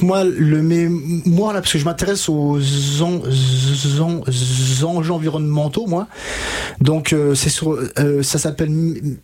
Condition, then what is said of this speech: Stuttering. Donc là par exemple j'ai des blocages et j'ai des répétitions, mais auparavant, avant que je fasse ce gros travail orthophonique,